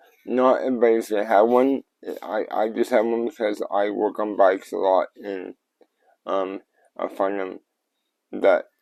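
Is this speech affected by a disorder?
Yes: cerebral palsy; tends to mess up words.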